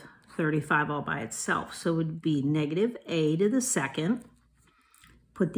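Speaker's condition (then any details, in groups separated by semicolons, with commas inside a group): No condition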